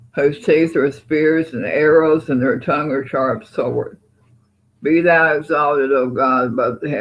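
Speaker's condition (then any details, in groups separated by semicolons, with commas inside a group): Parkinson's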